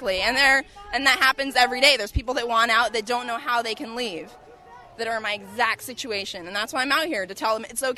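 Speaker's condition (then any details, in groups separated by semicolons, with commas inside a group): No condition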